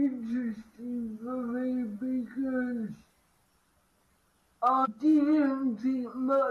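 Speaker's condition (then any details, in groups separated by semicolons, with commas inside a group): Cerebral palsy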